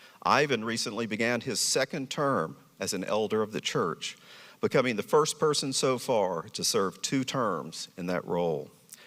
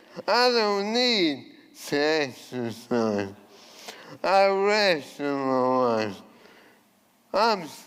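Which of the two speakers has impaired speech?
The second: ALS; voice changed from earlier resonant voice.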